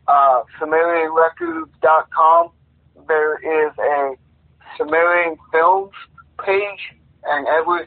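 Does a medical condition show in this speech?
Yes: cerebral palsy.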